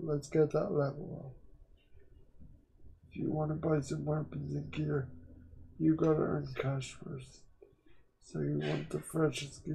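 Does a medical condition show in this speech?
Yes: quadriplegic cerebral palsy; uses one hand.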